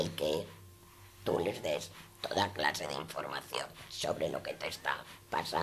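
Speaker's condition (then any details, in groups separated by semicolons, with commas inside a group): Total laryngectomy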